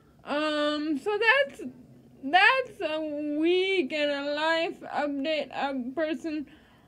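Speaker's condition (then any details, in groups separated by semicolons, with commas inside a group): Cerebral palsy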